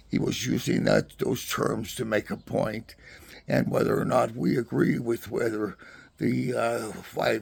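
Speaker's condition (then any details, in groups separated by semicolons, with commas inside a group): Parkinson's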